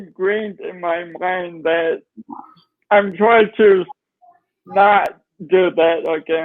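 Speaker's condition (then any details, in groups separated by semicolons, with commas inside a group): Cerebral palsy; nonverbal at age 3, speech therapy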